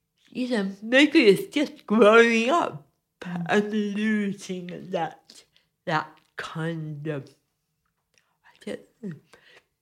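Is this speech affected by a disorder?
Yes: cerebral palsy; cerebral palsy from birth, affects physical movement when making art, loses balance often, must move carefully.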